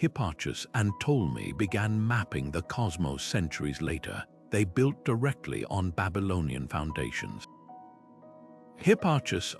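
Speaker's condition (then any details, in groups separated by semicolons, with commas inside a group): No condition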